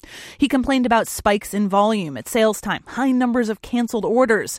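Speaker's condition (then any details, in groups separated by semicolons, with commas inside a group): No condition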